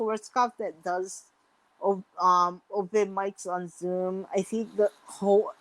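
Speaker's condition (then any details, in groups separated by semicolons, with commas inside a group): Mild cerebral palsy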